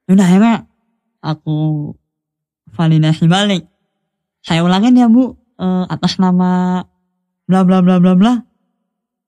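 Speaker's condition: Cleft lip (sumbing); voice affected

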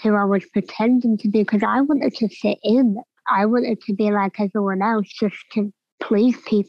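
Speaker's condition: Cleft palate; congenital

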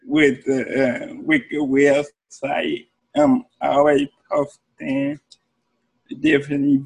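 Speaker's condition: Cerebral palsy; therapists involved in upbringing

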